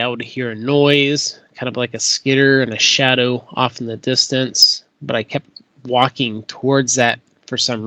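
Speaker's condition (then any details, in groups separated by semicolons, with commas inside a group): No condition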